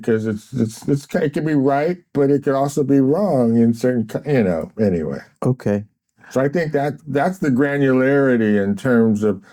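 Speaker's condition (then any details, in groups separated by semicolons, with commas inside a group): No condition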